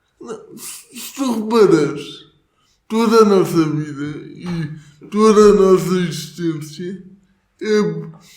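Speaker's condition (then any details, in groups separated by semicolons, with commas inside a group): Cerebral palsy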